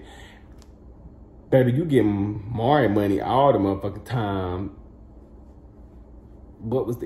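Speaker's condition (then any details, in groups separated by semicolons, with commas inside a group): No condition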